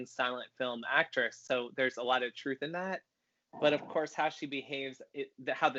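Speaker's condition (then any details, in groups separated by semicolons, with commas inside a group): No condition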